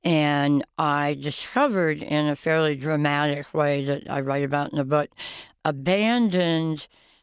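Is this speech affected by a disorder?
Yes: oral cancer, half tongue removed, partial glossectomy; oral cancer under tongue, recurred as golf-ball tumor, half tongue and part jaw removed, radiation.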